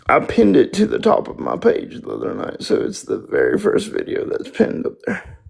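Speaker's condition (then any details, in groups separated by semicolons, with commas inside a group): Spastic quadriplegic cerebral palsy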